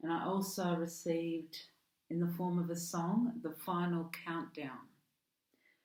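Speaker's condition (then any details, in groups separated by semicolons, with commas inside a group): No condition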